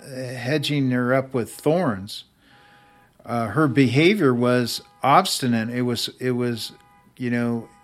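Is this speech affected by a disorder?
No.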